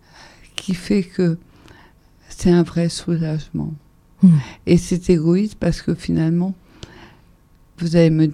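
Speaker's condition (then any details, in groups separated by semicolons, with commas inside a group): ALS (Charcot's disease); breathing difficulties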